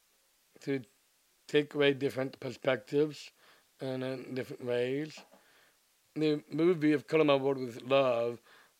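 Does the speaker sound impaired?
Yes: Down syndrome.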